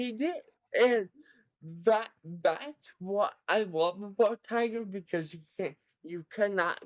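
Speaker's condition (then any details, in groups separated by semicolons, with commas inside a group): Cerebral palsy, severe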